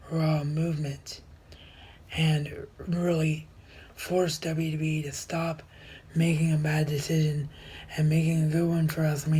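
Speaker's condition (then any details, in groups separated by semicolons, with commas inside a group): Cerebral palsy; wheelchair bound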